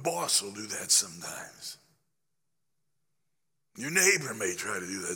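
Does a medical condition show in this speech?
Yes: laryngeal cancer after radiation; growth on voice box, treated with radiation and chemotherapy, voice box not removed; a little over a year since discovery, voice much better but not fully recovered; started preaching in a whisper, voice gaining strength, still affected, apologizes for listener discomfort.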